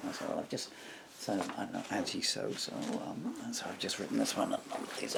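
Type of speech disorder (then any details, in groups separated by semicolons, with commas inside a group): Bulbar dysarthria; progressive bulbar palsy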